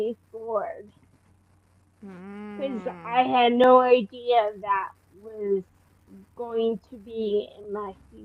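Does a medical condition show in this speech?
Yes: Friedreich's ataxia; diagnosed at 17, wheelchair almost 25 years, slow typing.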